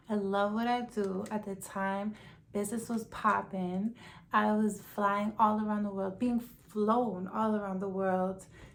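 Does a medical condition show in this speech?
No.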